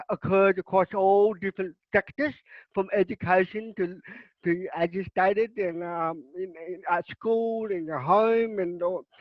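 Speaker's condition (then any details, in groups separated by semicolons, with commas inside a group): Cerebral palsy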